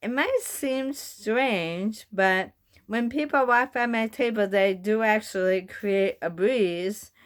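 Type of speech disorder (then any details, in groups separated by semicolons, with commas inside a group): Bulbar dysarthria; bulbar onset ALS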